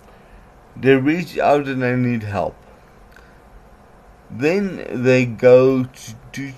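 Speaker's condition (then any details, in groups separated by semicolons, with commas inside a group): Cerebral palsy; later myasthenia gravis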